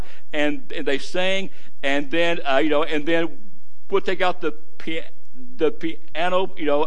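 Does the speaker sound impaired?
Yes: stuttering; struggled with it for a while, adults at gadsdale said stutter barred preaching; stuttering can lengthen a 25-minute message to 35 or 45 minutes; here repeated sounds.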